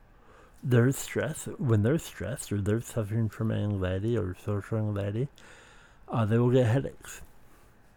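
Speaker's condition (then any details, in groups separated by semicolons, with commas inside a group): Speech impediment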